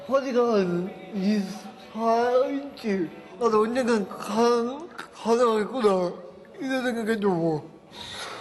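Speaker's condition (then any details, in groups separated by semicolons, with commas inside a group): Grade 1 brain lesion disability, severe; grade 1 brain lesion, joints cannot move freely; grade 1, dresses independently, slow movements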